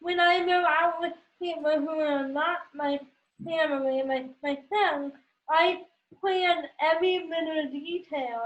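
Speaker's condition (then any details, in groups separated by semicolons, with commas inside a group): Cerebral palsy, spastic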